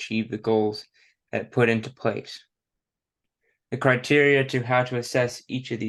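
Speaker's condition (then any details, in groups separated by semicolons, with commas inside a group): No condition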